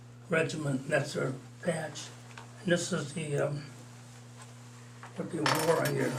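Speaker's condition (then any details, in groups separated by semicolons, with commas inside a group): Parkinson's disease, mild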